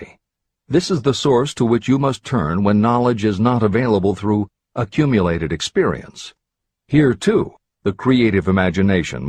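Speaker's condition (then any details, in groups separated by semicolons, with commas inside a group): No condition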